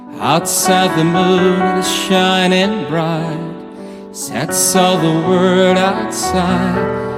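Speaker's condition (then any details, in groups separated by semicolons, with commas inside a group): No condition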